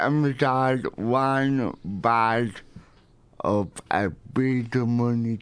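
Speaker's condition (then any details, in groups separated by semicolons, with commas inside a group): Cerebral palsy; present from birth, not an intellectual disability; typing messages often easier than speaking one-on-one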